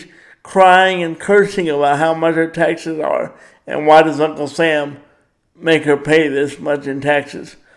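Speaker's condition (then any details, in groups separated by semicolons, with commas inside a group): Cerebral palsy; power wheelchair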